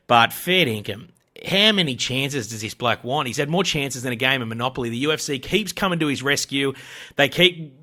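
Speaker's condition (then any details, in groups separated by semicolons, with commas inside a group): No condition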